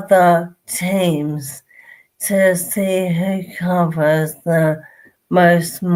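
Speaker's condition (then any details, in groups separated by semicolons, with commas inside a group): Motor neurone disease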